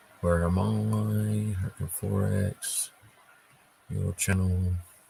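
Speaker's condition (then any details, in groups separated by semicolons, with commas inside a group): No condition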